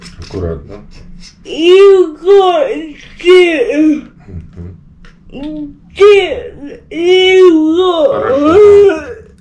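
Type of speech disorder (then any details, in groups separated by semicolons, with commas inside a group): Pseudobulbar dysarthria; cerebral palsy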